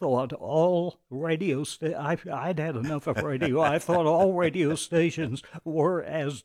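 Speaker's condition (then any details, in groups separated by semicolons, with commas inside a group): Vocal dysphonia; onset while working at KUT radio, attributed to stress, persisted despite efforts, led to leaving KUT; dysphonia still present, raised as the elephant in the room; voice felt like being strangled, host took it as natural speaking style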